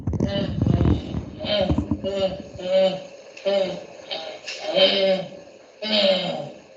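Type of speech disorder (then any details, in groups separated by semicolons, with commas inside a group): Bulbar dysarthria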